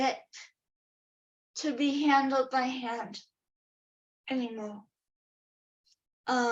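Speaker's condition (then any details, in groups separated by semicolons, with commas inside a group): Cerebral palsy; affects all four limbs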